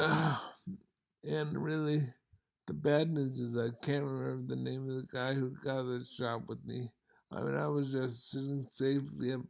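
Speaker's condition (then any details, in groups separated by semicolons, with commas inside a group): Multiple sclerosis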